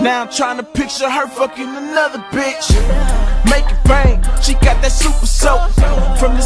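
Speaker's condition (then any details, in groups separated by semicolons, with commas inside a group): No condition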